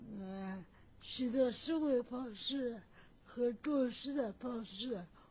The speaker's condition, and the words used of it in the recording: Cerebral palsy. 他听不清楚一个脑瘫人口齿不清的表白。